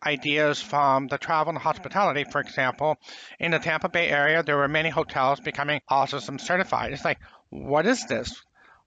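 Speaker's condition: Profound hearing loss, congenital

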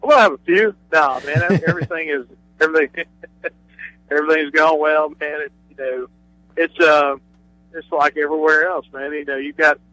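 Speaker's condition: No condition

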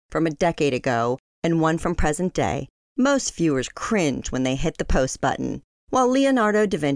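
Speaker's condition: No condition

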